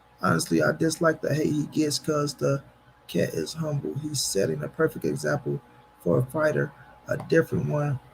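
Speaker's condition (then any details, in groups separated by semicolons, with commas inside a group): No condition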